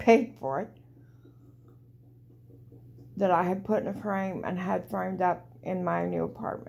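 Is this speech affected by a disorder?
Yes: cerebral palsy; walks flat-footed.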